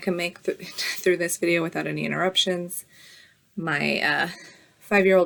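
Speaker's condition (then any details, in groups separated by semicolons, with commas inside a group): No condition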